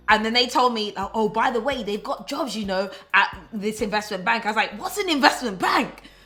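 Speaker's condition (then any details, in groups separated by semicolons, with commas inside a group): No condition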